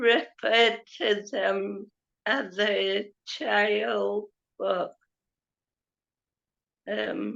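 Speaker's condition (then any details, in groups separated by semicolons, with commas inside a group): Cerebral palsy; since birth, affects speech and mobility, leg spasms, hand and leg shaking; previously muscle relaxants for leg spasms; stammered, breath after few words, heavy breathing, slow, now quicker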